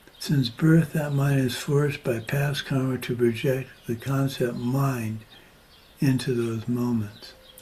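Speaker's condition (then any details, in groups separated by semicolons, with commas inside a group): Parkinson's disease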